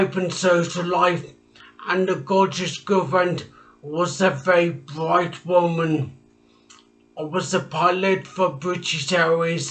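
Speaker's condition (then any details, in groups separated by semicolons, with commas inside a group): Traumatic brain injury; accident, part of skull removed and replaced, coordination, speech; no speech with tracheostomy, relearned speaking, initially unintelligible, sounded drunk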